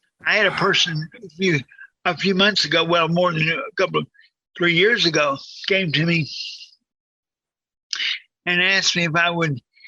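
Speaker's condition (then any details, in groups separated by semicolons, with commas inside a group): Cerebral palsy, severe; communicates well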